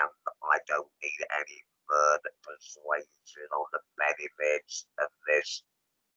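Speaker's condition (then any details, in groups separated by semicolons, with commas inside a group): Laryngectomy, speech-generating device, electrolarynx; laryngectomy, voice prosthesis; laryngectomy many years ago; uses electrolarynx rather than voice prosthesis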